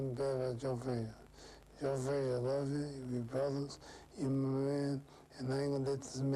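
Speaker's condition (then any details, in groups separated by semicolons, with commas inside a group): Parkinson's syndrome; sometimes slurred speech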